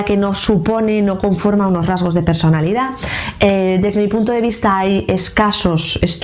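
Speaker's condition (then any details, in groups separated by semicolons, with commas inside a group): No condition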